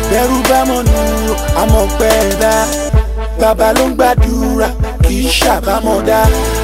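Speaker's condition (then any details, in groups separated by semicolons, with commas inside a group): No condition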